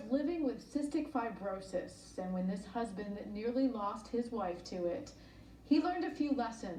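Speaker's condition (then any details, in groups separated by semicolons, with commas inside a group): No condition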